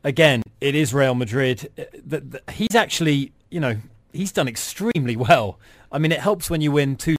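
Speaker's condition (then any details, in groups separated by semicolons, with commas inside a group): No condition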